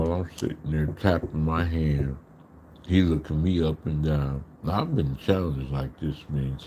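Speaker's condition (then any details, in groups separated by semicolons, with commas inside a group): Slurred speech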